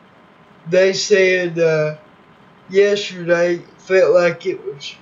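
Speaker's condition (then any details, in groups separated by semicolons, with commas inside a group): Cerebral palsy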